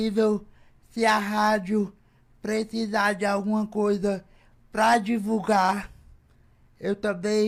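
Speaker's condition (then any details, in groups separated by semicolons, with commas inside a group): Cerebral palsy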